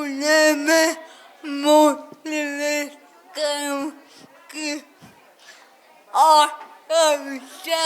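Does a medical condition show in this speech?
Yes: cerebral palsy; speech not clear.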